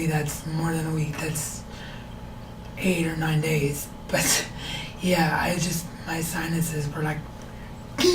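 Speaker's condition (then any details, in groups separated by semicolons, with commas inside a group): Cerebral palsy; wheelchair bound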